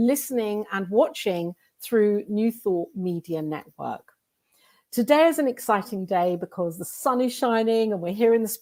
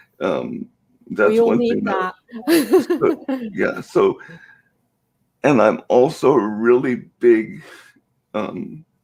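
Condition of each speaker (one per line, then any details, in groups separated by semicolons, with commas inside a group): No condition
Cerebral palsy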